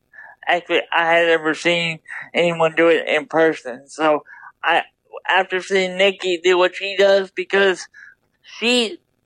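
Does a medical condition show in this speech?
Yes: double hemiplegia cerebral palsy; right side weaker than left, left brain involvement, horse therapy since age 5.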